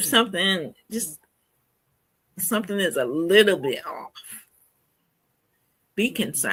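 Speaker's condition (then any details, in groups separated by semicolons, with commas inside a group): Cerebral palsy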